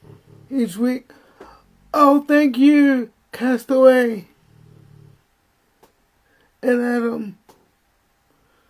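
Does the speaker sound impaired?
Yes: spastic cerebral palsy; uses wheelchair.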